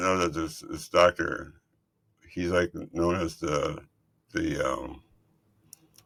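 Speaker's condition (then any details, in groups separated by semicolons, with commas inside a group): Multiple system atrophy; central hypoventilation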